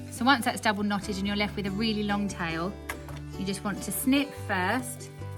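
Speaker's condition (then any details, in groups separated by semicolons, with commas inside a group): No condition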